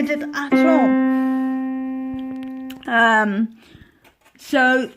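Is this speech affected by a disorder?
Yes: cerebral palsy.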